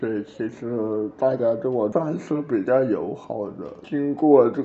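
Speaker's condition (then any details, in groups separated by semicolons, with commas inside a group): Cerebral palsy; over ten minutes of resuscitation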